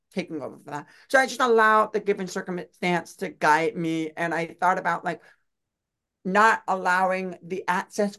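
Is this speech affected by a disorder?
Yes: deaf; sign language user; uses own voice, difficulty pronouncing unfamiliar names.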